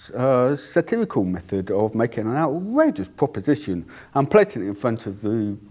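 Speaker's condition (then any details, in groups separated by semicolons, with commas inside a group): Deafness; cannot hear own voice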